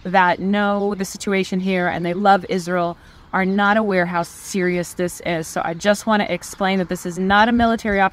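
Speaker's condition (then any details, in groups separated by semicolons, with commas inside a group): No condition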